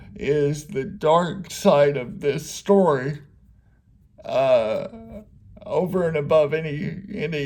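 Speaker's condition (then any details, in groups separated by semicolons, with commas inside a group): Cerebral palsy; speaks slower at times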